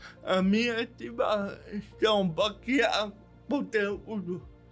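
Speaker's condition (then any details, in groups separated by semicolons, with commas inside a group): Cerebral palsy; diagnosed in childhood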